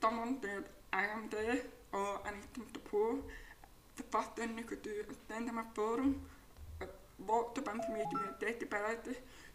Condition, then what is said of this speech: Deafness. And I would like to do, I'm really hoping I'm um, speaking clear and you can all understand me.